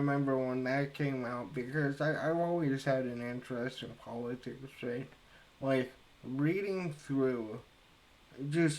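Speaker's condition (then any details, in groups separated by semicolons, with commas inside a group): Cerebral palsy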